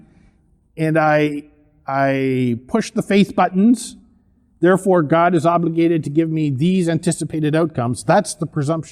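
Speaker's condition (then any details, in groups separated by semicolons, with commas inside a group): No condition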